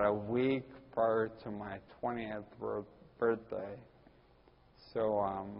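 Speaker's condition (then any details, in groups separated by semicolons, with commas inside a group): Ataxia; speech typical of the condition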